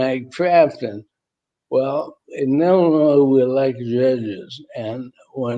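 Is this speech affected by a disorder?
Yes: ALS; voice tires, needs rest.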